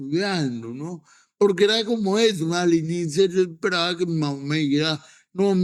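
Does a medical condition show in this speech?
Yes: cerebral palsy.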